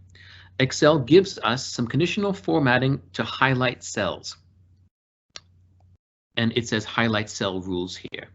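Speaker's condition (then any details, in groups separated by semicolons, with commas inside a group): No condition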